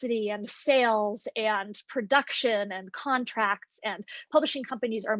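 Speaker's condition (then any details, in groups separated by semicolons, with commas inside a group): No condition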